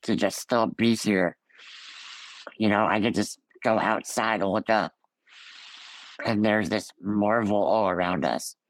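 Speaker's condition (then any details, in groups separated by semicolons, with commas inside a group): Ullrich congenital muscular dystrophy; from birth, diagnosed at 4, Ullrich found at 25 by DNA test; scoliosis surgery at 14 nearly fatal, stopped breathing 2 minutes six weeks later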